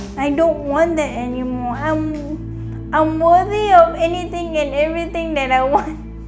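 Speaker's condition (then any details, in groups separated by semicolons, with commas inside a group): Cerebral palsy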